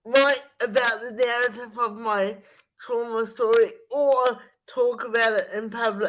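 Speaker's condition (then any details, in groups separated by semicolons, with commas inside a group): Spastic cerebral palsy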